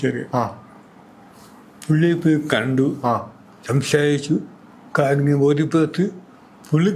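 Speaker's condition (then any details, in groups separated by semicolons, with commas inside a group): Cerebral palsy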